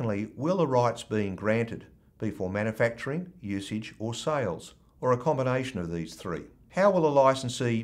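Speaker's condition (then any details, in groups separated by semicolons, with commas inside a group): No condition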